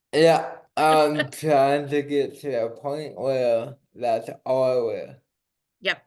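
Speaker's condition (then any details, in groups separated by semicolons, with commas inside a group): Cerebral palsy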